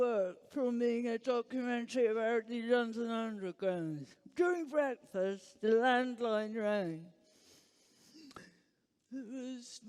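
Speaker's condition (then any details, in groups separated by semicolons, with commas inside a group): Huntington's disease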